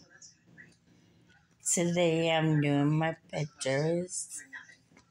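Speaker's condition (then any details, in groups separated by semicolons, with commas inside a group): Muscular dystrophy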